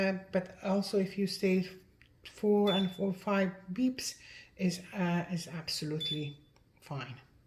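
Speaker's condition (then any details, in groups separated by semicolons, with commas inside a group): No condition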